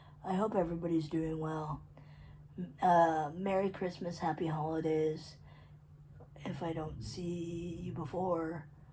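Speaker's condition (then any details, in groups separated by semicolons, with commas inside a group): Cerebral palsy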